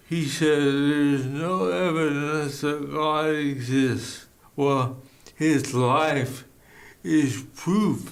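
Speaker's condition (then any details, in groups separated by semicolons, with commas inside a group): ALS; bulbar onset, slurred speech first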